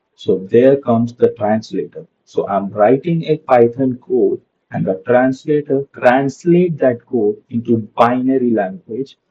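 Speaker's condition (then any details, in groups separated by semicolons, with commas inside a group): No condition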